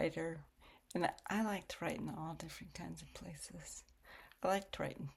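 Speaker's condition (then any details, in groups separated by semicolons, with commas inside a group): Spastic cerebral palsy; spastic form, hip problems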